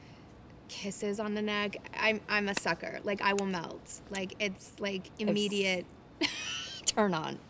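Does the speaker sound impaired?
No.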